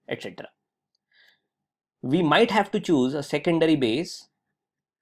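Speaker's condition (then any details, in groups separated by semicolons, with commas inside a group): No condition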